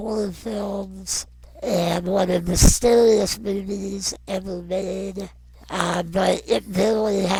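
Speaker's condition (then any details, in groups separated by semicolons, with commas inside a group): Non-progressive muscular dystrophy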